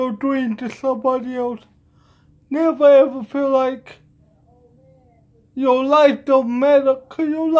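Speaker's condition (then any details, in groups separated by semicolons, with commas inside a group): Cerebral palsy; present from birth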